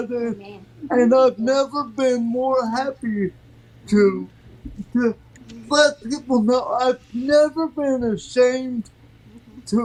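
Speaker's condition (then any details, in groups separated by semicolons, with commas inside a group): Cerebral palsy; from birth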